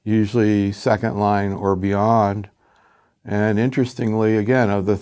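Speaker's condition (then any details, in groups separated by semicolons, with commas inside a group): No condition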